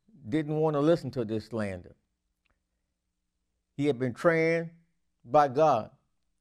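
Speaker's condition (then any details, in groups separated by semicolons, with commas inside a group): No condition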